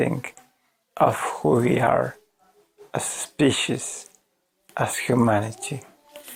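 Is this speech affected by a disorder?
Yes: ALS.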